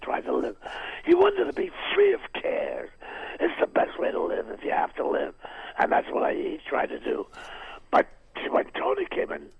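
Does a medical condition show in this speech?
Yes: throat cancer, vocal cord removed, partial laryngectomy, right vocal cord removed; voice lost after surgery, left cord trained to reach past midline to stump for sound.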